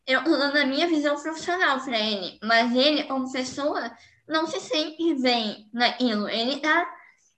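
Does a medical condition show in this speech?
Yes: cleft lip and palate; care at Bauru and Joinville Centrinhos, long speech therapy, home exercises; awaiting orthognathic surgery advancing maxilla, hypernasality to be corrected after, speech therapy to resume; residual hypernasality, nasal air escape likely to increase after surgery, voice still needs improvement.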